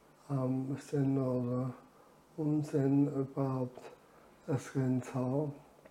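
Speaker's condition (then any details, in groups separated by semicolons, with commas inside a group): ALS; reduced air makes talking effortful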